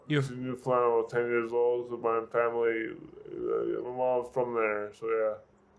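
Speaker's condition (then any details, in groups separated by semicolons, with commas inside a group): Severe brain injury; speech affected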